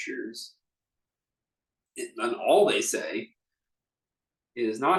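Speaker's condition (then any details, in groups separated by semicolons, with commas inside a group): No condition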